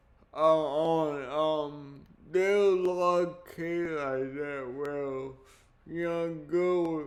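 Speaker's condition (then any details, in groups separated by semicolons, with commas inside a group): Cerebral palsy; speech impairment from condition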